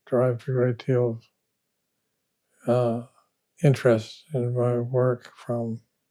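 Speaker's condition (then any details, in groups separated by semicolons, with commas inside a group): Parkinson's disease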